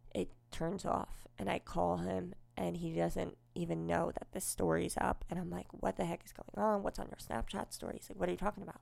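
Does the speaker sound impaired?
Yes: cleft lip and palate, unilateral.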